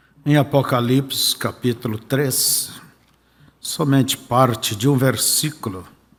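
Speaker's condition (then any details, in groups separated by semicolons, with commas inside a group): No condition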